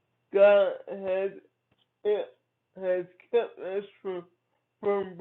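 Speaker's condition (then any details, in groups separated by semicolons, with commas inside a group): Cerebral palsy; from birth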